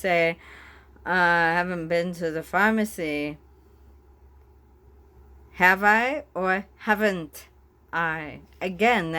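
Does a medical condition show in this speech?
Yes: bulbar ALS, bulbar onset.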